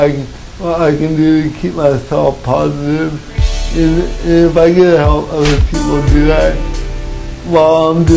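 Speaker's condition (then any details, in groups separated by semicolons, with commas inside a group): Cerebral palsy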